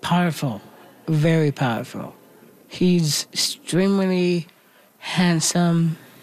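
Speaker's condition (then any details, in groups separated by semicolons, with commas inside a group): Down syndrome; intellectual disability, different physical ability to write, scripts developed through recorded speech and improvisation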